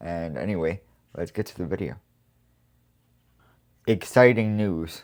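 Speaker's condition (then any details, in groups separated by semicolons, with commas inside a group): Cerebral palsy; quadriplegic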